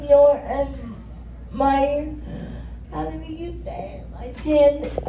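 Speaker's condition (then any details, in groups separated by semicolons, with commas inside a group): Cerebral palsy; spastic quadriplegia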